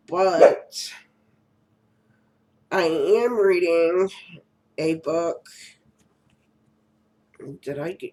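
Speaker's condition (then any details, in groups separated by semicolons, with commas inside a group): Cerebral palsy; first word not said quite right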